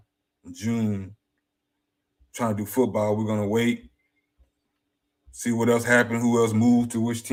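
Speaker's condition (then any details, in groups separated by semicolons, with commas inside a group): No condition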